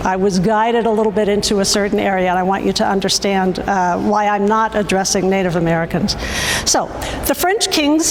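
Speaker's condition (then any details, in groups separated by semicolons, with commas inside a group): No condition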